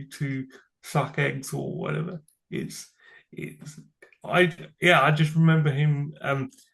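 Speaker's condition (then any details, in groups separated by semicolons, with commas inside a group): Cerebral palsy; from birth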